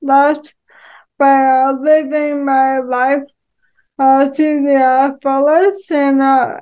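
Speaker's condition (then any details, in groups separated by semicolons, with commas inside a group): ALS; ALS diagnosed at age 33, quick early progression, cane within four months, later walker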